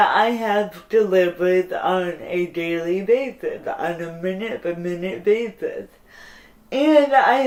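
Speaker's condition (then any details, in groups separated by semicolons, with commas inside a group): Cerebral palsy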